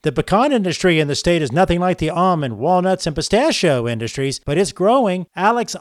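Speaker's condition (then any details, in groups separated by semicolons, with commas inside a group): No condition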